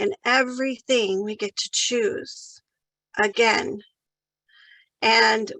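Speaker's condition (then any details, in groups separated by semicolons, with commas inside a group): No condition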